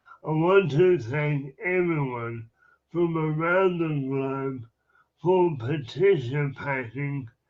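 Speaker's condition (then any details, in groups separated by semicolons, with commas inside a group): Upper motor neuron MND, upper motor neuron only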